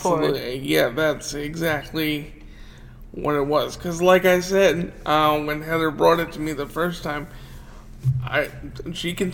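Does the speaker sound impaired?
Yes: cerebral palsy; wheelchair user.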